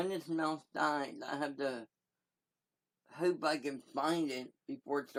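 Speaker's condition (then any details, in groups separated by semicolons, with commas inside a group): Cerebral palsy; voice sound affected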